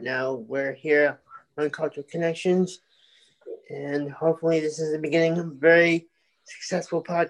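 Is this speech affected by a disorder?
Yes: cerebral palsy; from birth.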